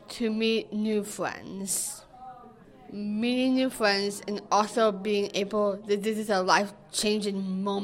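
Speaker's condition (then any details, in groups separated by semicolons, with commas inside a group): Down syndrome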